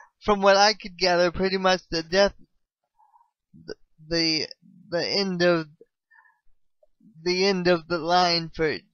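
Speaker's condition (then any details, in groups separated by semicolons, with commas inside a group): Cerebral palsy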